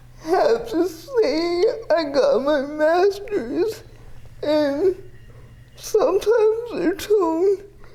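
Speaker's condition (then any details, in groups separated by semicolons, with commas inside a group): Cerebral palsy, athetoid, severe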